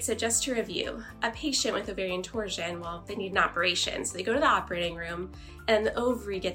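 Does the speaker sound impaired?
No.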